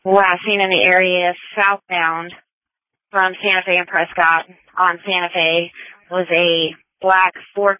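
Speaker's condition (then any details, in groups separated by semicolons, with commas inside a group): No condition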